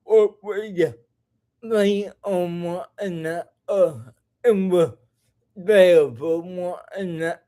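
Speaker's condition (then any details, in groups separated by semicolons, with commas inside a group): Cerebral palsy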